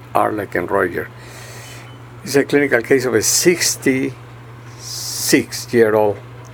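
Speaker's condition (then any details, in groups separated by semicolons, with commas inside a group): No condition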